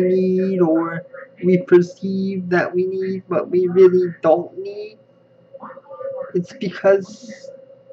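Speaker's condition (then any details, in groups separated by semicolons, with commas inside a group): Spastic cerebral palsy; spastic quadriplegic, all four limbs including hands; speech not free-flowing, short of breath while talking, still sings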